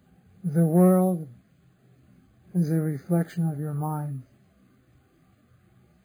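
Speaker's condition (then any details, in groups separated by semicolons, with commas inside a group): Parkinson's disease; others offer remedies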